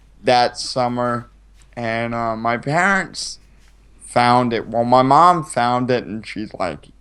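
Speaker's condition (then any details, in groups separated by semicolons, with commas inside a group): Cerebral palsy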